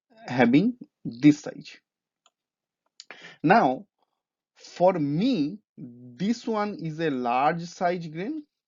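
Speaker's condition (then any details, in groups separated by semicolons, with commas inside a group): No condition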